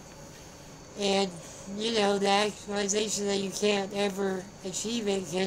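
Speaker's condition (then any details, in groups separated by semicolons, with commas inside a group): Spinal muscular atrophy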